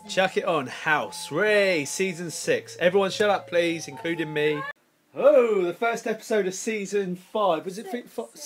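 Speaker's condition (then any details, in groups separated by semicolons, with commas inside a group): No condition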